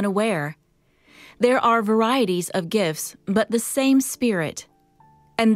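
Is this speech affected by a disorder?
No.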